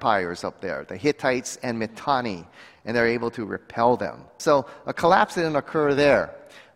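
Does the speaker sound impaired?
No.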